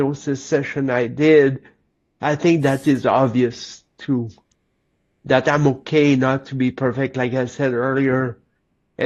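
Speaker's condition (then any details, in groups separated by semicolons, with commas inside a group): Cerebral palsy; lifelong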